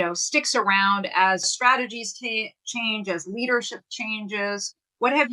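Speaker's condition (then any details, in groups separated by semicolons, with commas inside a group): No condition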